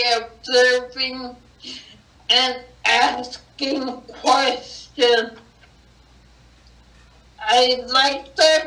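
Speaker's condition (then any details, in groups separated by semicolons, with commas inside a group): Acquired brain injury; cannot talk as before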